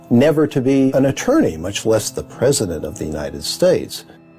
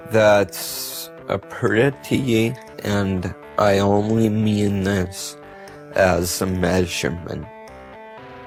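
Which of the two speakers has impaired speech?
The second: multiple sclerosis; severe shaking.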